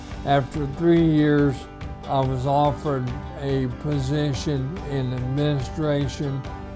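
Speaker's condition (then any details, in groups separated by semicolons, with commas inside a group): ALS; few months since diagnosis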